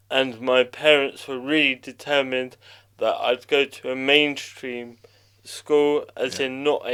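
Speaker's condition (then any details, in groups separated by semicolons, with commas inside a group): Cerebral palsy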